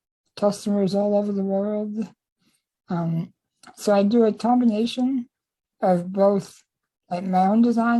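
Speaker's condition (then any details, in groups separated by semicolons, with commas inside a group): Spinal muscular atrophy type 2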